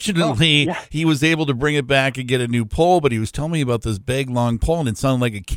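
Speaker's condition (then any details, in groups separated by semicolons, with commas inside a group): No condition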